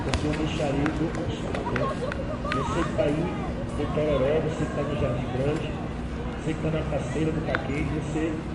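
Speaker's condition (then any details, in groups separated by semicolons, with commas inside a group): No condition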